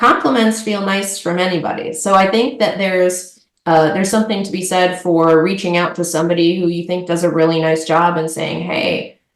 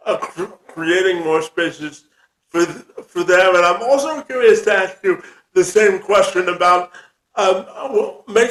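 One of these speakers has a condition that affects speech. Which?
The second: cerebral palsy; present from birth.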